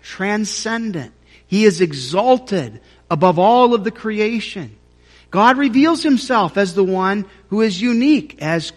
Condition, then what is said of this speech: No condition.